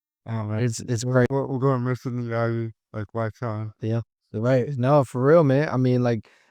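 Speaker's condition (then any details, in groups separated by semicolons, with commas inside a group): Cerebral palsy; caused by stroke at birth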